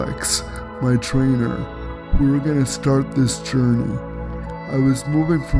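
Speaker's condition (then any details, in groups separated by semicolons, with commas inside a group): Cerebral palsy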